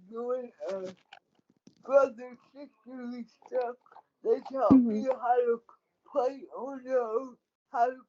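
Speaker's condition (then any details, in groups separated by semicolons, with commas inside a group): Cerebral palsy; cerebral palsy, affects walking and hands; types 21 words per minute; speech affected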